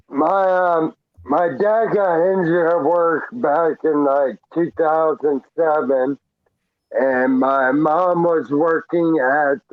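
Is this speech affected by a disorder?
Yes: traumatic brain injury.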